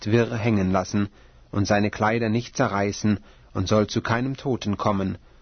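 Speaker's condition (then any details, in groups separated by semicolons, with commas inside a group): No condition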